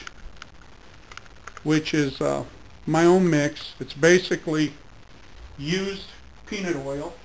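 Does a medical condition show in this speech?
No.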